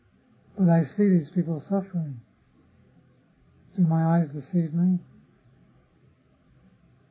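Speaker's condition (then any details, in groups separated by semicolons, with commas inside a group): Parkinson's disease; others offer remedies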